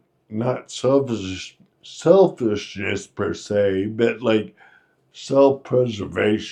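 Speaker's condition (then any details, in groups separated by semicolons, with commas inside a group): Friedreich's ataxia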